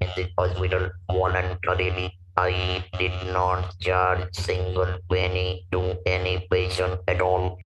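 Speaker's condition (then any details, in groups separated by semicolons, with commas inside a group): Laryngectomy for vocal cord cancer, stage 4 vocal cord cancer; speaks with electrolarynx; no pitch or emotion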